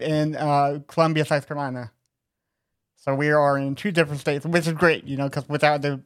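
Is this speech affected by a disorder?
Yes: cerebral palsy; very low baritone voice, found via SingStar phone app.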